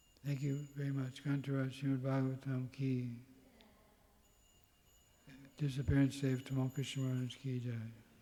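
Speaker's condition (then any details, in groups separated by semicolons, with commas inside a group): Parkinson's; tremor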